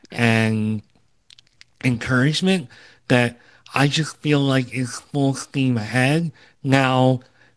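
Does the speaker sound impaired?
Yes: cleft lip and palate; congenital cleft lip and palate, part of rare Opitz GBBB syndrome; earlier low confidence speaking and presenting, improved with podcast practice.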